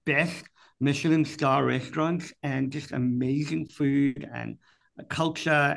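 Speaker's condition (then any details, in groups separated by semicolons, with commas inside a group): Cleft palate; speech impediment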